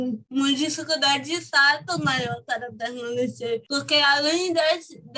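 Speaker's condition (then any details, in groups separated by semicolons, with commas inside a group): Cerebral palsy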